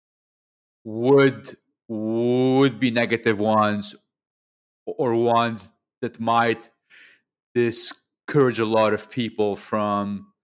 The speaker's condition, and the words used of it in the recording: Stuttering. But in my case it it it it has mainly affected speaking hmm.